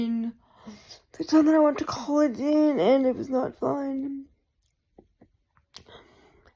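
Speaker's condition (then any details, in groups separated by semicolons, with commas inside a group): Cerebral palsy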